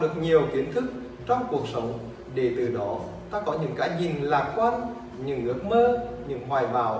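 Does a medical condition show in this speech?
No.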